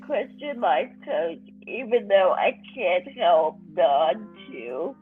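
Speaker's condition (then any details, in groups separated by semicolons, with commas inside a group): Cerebral palsy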